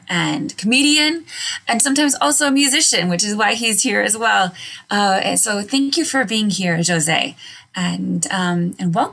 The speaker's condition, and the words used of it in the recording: No condition.